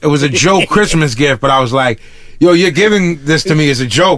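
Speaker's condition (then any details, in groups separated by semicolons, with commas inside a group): No condition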